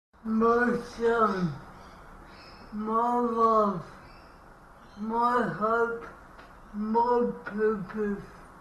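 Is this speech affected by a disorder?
Yes: cerebral palsy.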